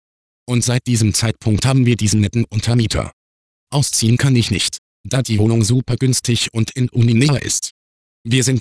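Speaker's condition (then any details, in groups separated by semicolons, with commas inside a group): No condition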